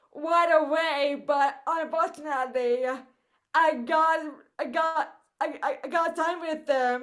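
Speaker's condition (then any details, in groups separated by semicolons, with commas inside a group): Cerebral palsy; brain bleed, right leg and arm, voice affected; physical therapy, planned foot surgery, electric wheelchair when traveling; voice affected, accent-like speech disability, voice sounds different singing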